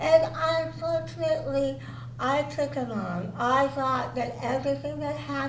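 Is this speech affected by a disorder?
Yes: cerebral palsy.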